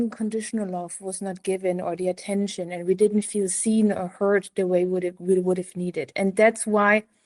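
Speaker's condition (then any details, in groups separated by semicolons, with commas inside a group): No condition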